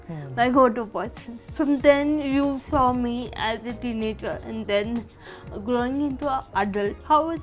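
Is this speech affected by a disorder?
Yes: cerebral palsy.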